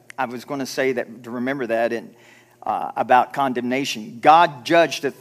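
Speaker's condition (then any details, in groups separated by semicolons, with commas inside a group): No condition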